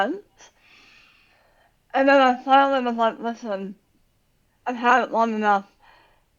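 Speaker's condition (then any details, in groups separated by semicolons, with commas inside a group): Tongue cancer surgery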